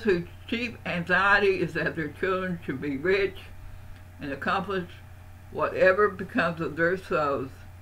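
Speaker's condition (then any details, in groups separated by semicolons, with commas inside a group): Parkinson's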